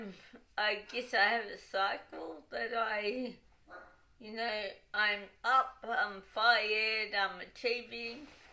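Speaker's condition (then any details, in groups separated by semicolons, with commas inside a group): Cerebral palsy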